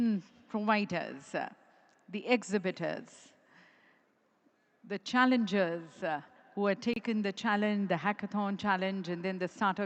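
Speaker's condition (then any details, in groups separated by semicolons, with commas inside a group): No condition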